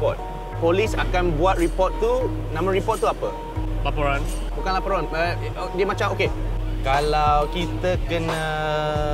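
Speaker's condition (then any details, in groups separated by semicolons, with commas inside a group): No condition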